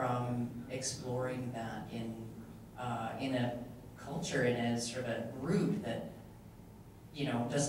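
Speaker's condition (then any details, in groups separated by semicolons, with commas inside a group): No condition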